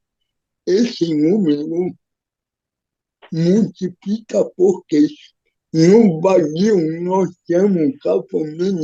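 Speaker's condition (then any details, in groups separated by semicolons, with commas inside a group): Cerebral palsy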